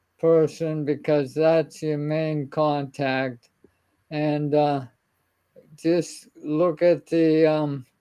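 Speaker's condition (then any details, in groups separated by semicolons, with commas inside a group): ALS; limb onset sporadic form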